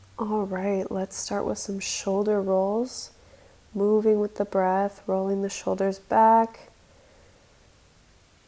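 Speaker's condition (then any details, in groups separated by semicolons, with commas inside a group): No condition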